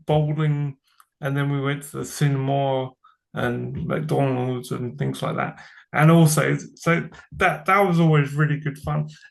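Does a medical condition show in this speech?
Yes: cerebral palsy; from birth.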